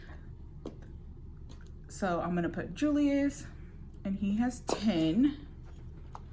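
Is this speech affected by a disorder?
No.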